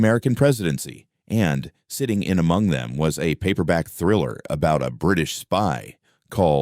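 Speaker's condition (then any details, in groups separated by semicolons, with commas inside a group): No condition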